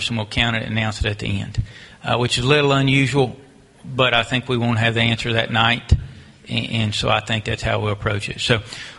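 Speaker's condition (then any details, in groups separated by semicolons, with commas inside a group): No condition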